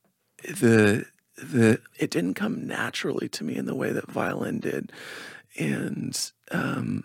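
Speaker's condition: Spasmodic dysphonia; worsened over years

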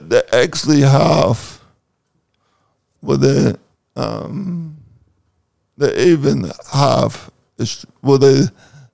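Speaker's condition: Cerebral palsy

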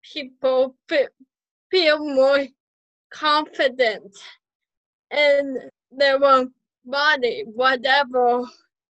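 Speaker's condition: Cerebral palsy, spastic quadriplegic, mild

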